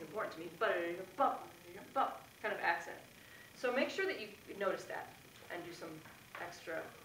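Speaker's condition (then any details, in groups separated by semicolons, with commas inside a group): No condition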